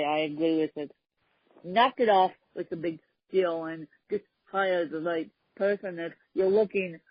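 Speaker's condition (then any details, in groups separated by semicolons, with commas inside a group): Hemiplegic cerebral palsy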